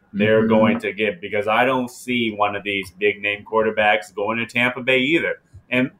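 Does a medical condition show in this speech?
No.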